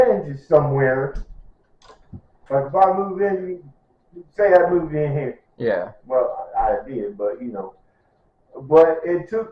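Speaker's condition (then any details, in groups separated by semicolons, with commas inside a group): Cerebral palsy; milder form; diagnosed at birth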